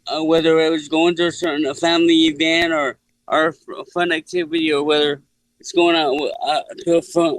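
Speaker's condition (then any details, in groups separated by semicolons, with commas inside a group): Cerebral palsy; speech unaffected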